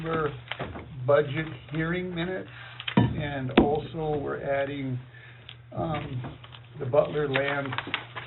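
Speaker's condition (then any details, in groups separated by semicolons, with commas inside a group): No condition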